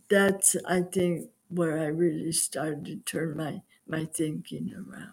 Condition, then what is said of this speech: Aphasia. And that's really hard when you've been in radio and you know where your voice should go and where it should be, and that's never coming back.